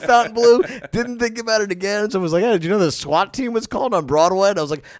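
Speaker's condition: No condition

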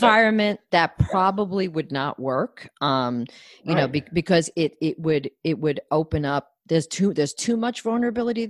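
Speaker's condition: No condition

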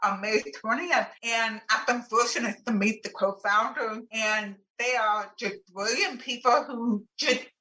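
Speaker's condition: Profound deafness; communicates by spoken language, not sign

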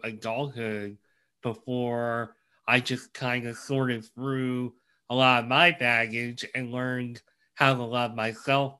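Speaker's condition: Cleft lip and palate; congenital cleft lip and palate, craniofacial condition, many obstacles in life

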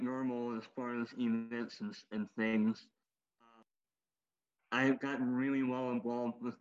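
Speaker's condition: Cleft lip and palate, popliteal pterygium syndrome; genetic disorder

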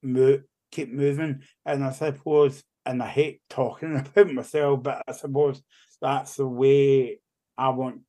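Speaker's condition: Cerebral palsy; childhood speech hard for others to understand, speech therapy at school, learned to talk

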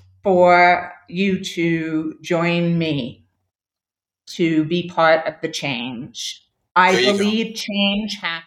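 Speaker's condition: Deafness; two cochlear implants after Esteem battery died at 10 years

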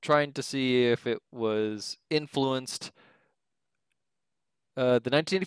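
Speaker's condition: No condition

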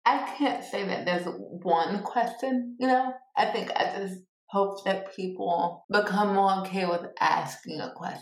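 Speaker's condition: Cerebral palsy; about 30 years old

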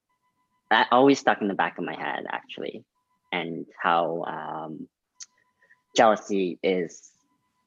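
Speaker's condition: Cleft lip and palate

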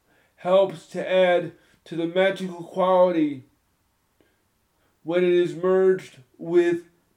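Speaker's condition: Spastic cerebral palsy, moderate

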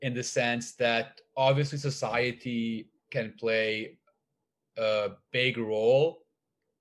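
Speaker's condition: Stutter; stutter from birth, neurological, severe growing up in Lebanon, avoided speaking; blocking, getting stuck on words for long periods, worse in some periods; prolonged sounds, blocks

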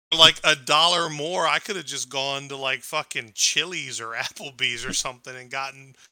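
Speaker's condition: No condition

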